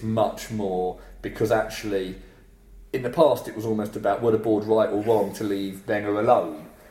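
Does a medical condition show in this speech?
No.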